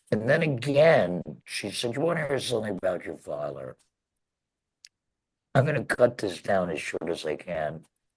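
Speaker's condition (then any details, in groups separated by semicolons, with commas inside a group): Laryngectomy; laryngectomy after throat cancer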